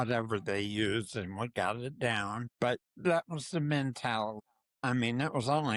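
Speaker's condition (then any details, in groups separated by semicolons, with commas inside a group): Parkinson's disease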